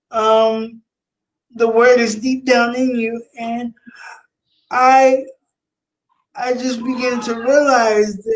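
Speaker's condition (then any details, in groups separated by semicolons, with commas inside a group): Cerebral palsy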